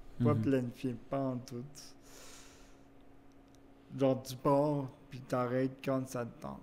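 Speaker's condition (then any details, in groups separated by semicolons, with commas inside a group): Cerebral palsy; wheelchair use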